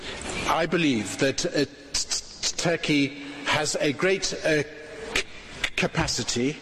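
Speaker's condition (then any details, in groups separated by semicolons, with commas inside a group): Stuttering; severe stuttering; face scrunches up while stuttering, very slow word output, repetitive guttural sounds, content otherwise erudite; blocks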